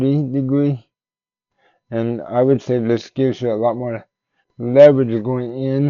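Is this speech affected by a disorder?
Yes: cerebral palsy; tends to mess up words.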